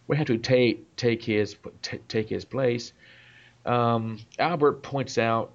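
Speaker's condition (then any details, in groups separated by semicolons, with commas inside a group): Stuttering; noticeable stuttering in conversation, worse under psychological stress, silently uses swear word to release stammers; repeated sounds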